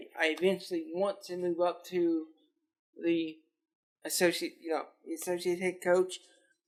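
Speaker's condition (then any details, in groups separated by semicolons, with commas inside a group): Cerebral palsy; lifelong physical disability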